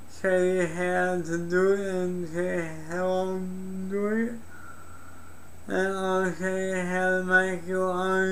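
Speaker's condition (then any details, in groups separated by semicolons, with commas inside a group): Cerebral palsy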